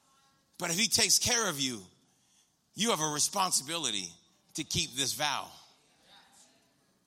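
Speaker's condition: No condition

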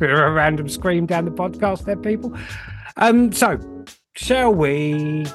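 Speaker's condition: No condition

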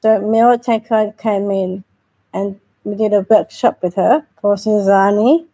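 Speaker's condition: Down syndrome; intellectual disability

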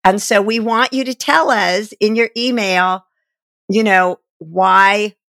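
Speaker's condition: No condition

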